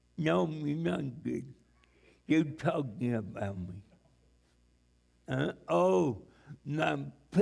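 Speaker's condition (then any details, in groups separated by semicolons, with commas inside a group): Cerebral palsy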